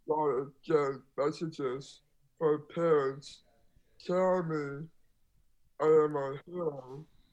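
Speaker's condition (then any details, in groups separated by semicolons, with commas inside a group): Down syndrome; congenital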